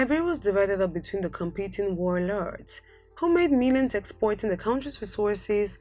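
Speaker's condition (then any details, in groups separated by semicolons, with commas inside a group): No condition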